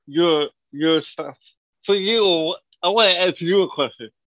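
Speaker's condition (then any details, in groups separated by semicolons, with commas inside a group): Cerebral palsy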